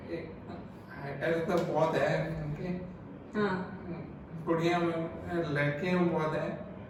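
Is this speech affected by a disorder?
Yes: cerebral palsy.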